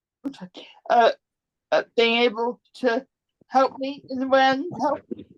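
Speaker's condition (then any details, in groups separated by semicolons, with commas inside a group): Cerebral palsy; complex form, present from birth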